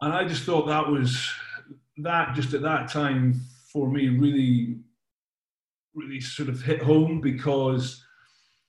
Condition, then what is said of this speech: Stuttering. So I know if I feel a block coming on, if I feel a stammer coming on, I know that I